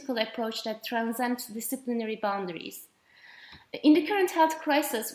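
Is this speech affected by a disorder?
No.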